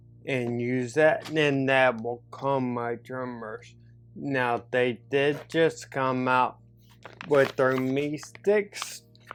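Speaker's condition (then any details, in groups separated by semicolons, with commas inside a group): Neurological disability (takes dalfampridine)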